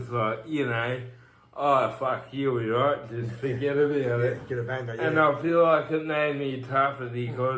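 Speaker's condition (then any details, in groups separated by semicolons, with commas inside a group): Cerebral palsy; from birth, tight muscles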